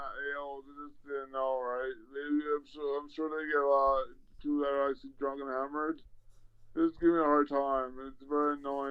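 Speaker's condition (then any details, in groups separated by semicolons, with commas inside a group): Traumatic brain injury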